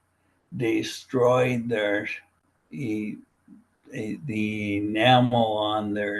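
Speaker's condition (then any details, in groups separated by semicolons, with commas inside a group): Primary lateral sclerosis, bulbar onset; still fairly independent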